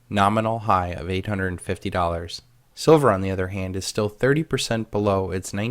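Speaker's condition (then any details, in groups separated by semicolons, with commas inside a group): No condition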